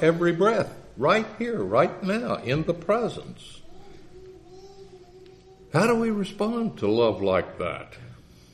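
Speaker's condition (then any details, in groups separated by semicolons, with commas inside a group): No condition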